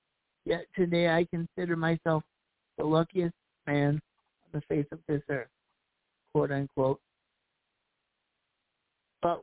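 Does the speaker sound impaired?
Yes: cerebral palsy; walked with walker.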